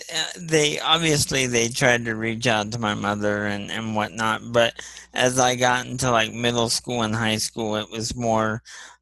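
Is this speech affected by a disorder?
Yes: spastic cerebral palsy; physical and occupational therapy in childhood, multi-handicap class, once on 24 medications; off nearly all medications, smart drive wheelchair system with scroll wheel speed control.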